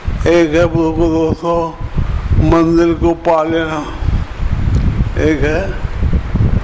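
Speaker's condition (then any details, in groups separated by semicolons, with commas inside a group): Difficulty speaking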